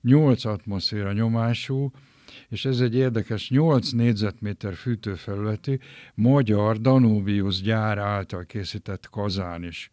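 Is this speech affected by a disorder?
No.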